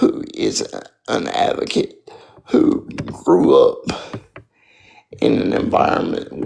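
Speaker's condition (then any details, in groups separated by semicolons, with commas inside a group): Spastic quadriplegic cerebral palsy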